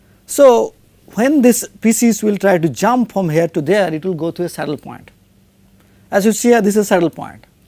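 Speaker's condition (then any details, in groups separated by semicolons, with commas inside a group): No condition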